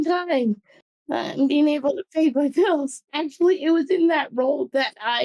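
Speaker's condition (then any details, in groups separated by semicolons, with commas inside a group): Cerebral palsy; mobility issues, typing very laborious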